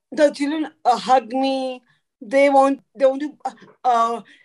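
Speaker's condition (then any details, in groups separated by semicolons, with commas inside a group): Cerebral palsy; from birth; could not talk in early life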